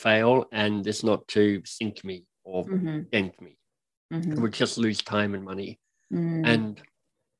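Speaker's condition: Cleft lip and palate; speech impediment

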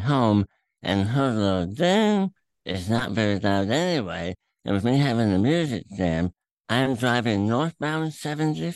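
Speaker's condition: Throat cancer; chemo

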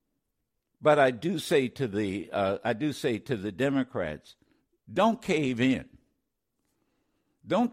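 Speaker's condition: No condition

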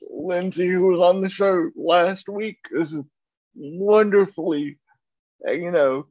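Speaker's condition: Cerebral palsy; uses a wheelchair

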